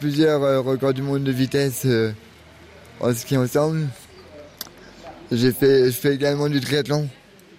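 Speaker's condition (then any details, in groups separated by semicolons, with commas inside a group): Cerebral palsy; cerebral palsy from extreme prematurity, born at 6 months, twin pregnancy, neuromotor brain cells damaged; six personal care assistants in turn around the clock, body coping with nine-day ride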